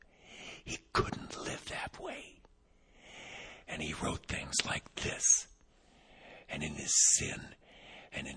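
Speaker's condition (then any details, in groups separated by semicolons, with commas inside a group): Vocal cord paralysis, unilateral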